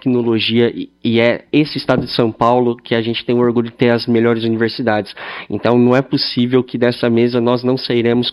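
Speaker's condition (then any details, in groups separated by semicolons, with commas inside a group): Cleft lip and palate; congenital cleft lip and palate, treated from childhood as USP patient at rehabilitation hospital in Bauru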